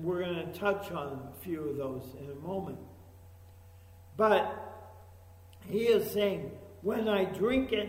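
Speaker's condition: ALS; no cure

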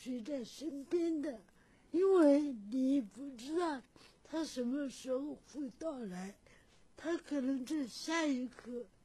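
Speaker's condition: Cerebral palsy; from birth, oxygen deprivation during breech delivery, impaired mobility; unclear, slurred articulation described in own poem

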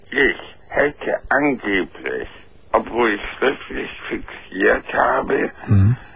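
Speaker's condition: Floor of mouth cancer; found by dentist last year after gum problems, major surgery, jaw affected, taste lost; about one year after operation, jaw rebuild with thigh tissue possible, large two-team operation; speech sounds different from healthy people, could not speak after surgery, wrote notes, relearned speaking

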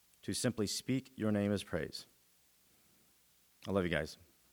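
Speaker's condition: No condition

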